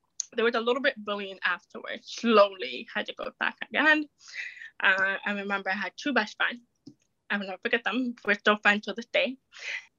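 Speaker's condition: Deafness, acquired at age 4 after ear infection; deafness acquired at age four after ear infection

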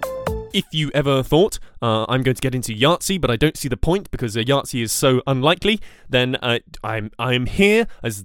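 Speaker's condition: No condition

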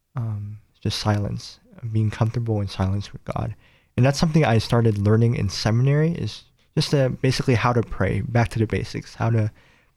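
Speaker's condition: Cleft palate; nose and lip

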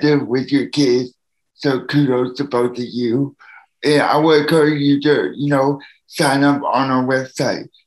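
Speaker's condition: Cerebral palsy; needs help from others

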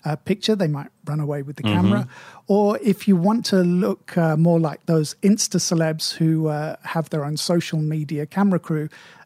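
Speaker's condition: No condition

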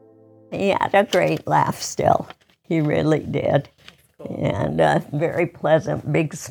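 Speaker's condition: ALS; wheelchair user

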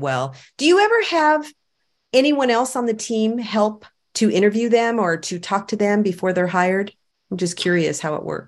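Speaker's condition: No condition

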